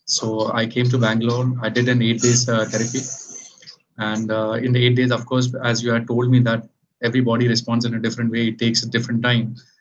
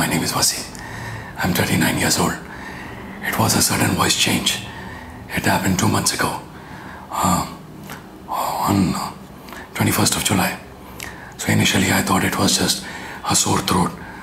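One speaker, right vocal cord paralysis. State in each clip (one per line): After completing voice therapy, 4 months later
Before voice therapy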